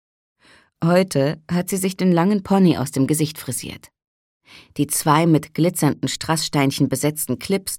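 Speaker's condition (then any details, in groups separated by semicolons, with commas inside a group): No condition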